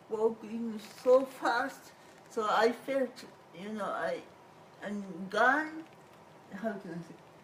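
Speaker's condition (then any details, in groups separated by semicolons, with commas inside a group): Cerebral palsy; whole body affected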